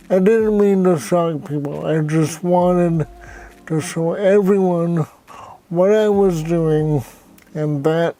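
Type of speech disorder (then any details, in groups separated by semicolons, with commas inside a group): Dysarthria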